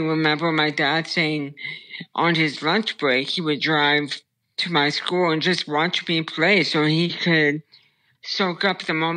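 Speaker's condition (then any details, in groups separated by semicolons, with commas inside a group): Brain stem tumor; childhood onset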